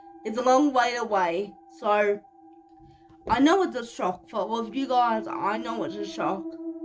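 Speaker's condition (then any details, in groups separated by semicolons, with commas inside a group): Cerebral palsy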